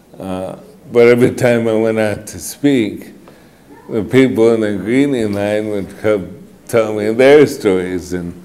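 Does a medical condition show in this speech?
Yes: mitochondrial disorder; affects speech.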